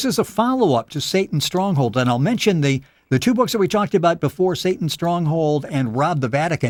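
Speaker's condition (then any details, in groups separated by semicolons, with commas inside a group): No condition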